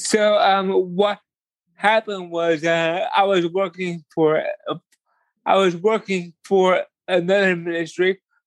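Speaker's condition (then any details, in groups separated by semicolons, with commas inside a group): Cerebral palsy; speech impediment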